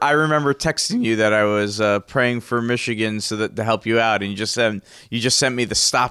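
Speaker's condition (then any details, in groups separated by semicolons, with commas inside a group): No condition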